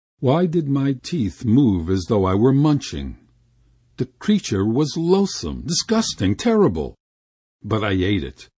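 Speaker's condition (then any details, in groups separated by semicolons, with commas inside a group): No condition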